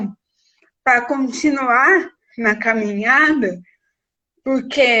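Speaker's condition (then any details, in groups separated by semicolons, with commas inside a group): Cerebral palsy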